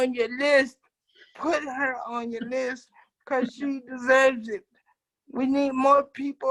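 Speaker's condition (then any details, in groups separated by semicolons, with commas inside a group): Cerebral palsy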